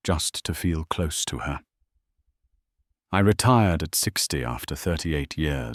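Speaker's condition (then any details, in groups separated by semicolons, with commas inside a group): No condition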